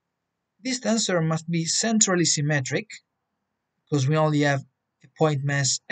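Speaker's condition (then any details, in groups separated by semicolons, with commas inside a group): No condition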